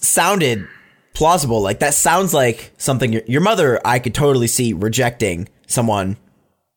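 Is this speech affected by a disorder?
No.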